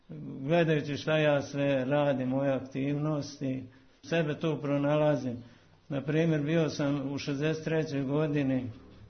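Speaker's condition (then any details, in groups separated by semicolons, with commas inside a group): Parkinson's disease; walks about 8 km daily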